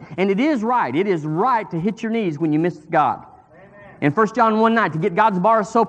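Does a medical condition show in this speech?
No.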